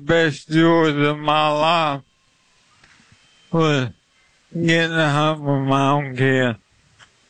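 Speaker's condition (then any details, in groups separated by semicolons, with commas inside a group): ALS; limb-onset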